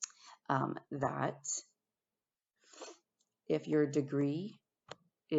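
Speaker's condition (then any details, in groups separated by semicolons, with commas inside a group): No condition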